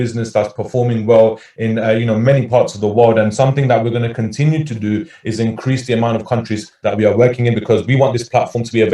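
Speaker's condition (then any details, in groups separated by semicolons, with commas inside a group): No condition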